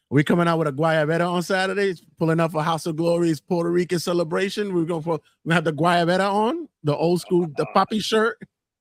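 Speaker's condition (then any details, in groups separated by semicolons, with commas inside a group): No condition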